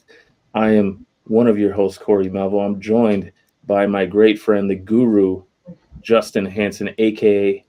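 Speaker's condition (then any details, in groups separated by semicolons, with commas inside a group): No condition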